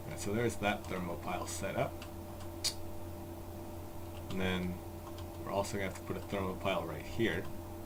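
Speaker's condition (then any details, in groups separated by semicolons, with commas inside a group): No condition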